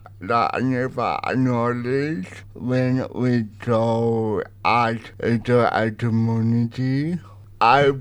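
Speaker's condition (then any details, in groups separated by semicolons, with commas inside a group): Cerebral palsy; partly voiced, partly typed audio on light writer communication device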